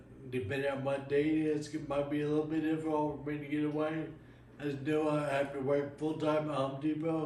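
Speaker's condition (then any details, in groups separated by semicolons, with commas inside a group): Friedreich's ataxia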